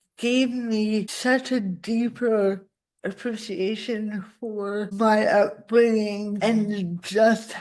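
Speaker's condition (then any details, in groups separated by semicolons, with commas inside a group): Cerebral palsy; spasticity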